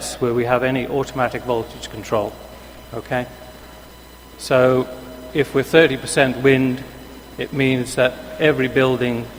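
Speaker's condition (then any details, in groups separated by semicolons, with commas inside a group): No condition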